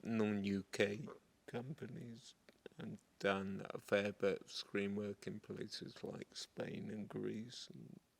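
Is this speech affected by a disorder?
Yes: multiple sclerosis; progressive form.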